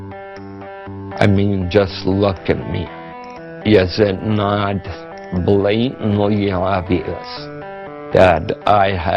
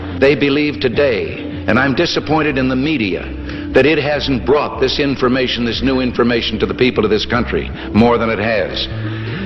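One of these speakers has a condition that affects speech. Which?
The first: multiple sclerosis; severe shaking.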